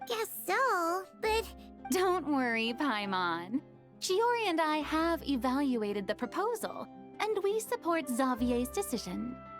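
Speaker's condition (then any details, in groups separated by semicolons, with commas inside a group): No condition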